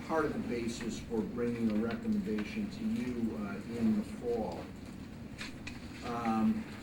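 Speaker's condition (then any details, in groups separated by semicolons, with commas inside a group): No condition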